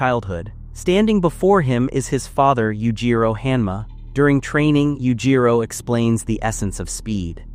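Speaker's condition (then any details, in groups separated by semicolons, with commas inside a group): No condition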